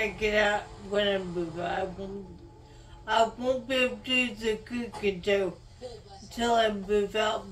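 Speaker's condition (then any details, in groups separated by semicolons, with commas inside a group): Traumatic brain injury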